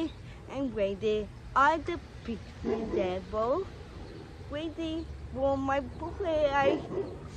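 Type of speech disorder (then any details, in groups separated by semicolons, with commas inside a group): Apraxia of speech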